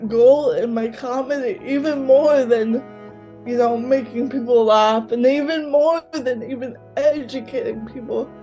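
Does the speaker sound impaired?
Yes: cerebral palsy, mild; mouth affected.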